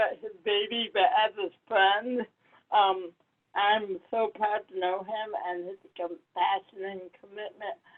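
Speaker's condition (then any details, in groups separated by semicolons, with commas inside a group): Cerebral palsy; not breathing at birth, affects motor control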